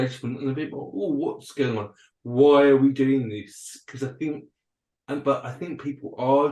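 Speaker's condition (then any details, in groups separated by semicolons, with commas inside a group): Cerebral palsy and dyspraxia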